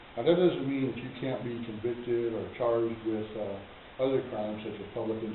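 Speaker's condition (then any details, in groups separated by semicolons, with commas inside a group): No condition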